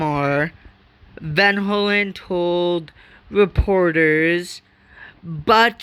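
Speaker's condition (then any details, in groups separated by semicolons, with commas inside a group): Cerebral palsy; from birth, walks with walker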